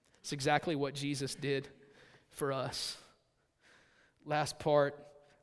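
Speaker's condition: No condition

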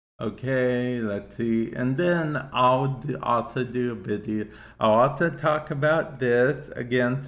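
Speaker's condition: Cerebral palsy; affects speech to an extent

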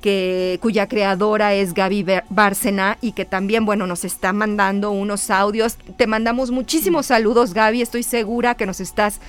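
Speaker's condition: No condition

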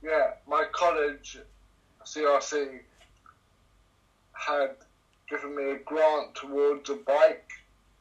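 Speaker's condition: Cerebral palsy; cerebral palsy affecting all limbs

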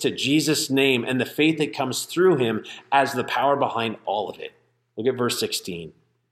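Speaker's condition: No condition

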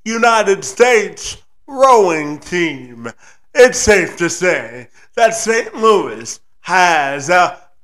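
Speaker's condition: Spastic quadriplegia cerebral palsy

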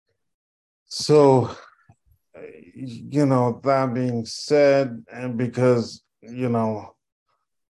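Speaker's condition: Cerebral palsy; wheelchair from age 5

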